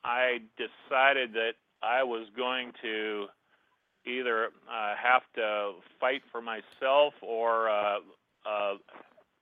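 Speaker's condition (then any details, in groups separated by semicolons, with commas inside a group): Stutter; cerebral palsy; cerebral palsy from birth, very limited use of right side; words flow once involved in topic, host says sounds great; prolonged sounds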